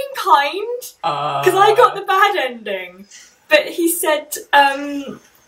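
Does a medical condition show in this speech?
No.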